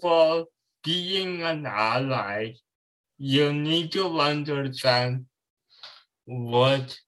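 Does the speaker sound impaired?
Yes: cerebral palsy.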